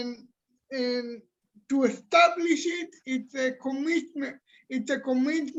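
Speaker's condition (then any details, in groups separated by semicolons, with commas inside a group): Cerebral palsy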